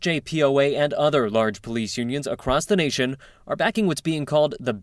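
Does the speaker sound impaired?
No.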